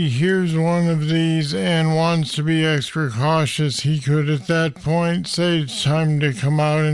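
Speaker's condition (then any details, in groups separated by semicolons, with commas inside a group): Parkinson's disease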